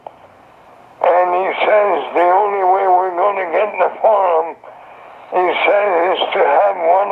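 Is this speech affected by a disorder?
Yes: throat cancer; survivor.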